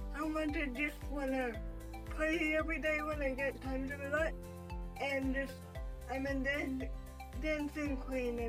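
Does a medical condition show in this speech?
Yes: spastic quadriplegic cerebral palsy; spastic quadriplegic form, scoliosis; diagnosed before age one.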